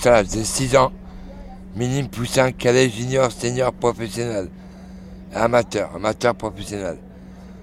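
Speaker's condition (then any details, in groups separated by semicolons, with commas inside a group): Throat cancer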